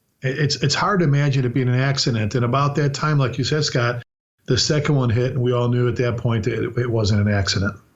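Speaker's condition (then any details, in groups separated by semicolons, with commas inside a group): No condition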